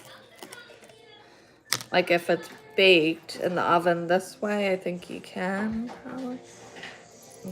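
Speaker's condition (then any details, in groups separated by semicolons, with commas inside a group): No condition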